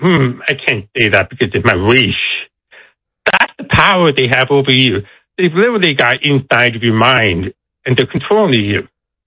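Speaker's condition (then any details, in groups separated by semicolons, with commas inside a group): Deafness; deaf accent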